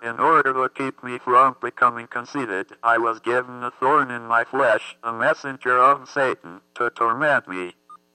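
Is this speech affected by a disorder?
Yes: athetoid cerebral palsy; family couldn't understand.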